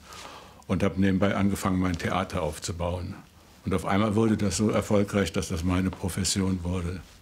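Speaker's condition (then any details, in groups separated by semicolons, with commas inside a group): Parkinson's disease; at least 8 years, lost fine motor skill, reduced arm swing when walking; markedly slow on pen test, harder foot roll-off, daily gymnastics, ergotherapy, table tennis group Ping Pong Parkinson Dachau; name retrieval difficulties, formerly a very quick talker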